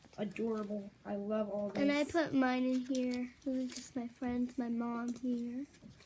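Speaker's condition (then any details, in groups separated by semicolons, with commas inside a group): No condition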